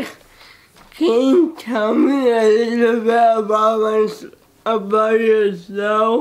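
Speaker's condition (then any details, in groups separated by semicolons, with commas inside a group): Cerebral palsy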